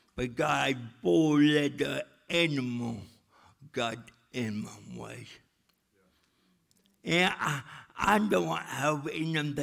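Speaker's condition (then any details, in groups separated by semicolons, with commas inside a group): Cerebral palsy; speech still affected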